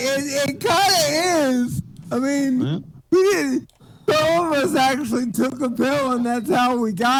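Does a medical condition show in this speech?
Yes: cerebral palsy; speech sounds drunk.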